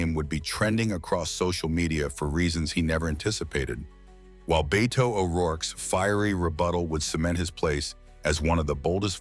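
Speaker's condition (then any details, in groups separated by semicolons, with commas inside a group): No condition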